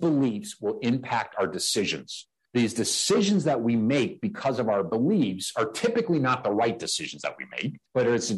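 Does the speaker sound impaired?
No.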